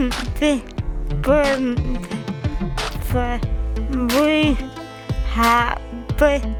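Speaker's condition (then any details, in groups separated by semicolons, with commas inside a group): Cerebral palsy; from birth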